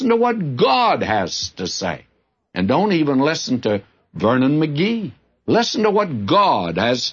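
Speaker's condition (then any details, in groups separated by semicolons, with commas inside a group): No condition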